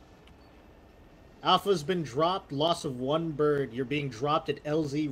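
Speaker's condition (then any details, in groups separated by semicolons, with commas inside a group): No condition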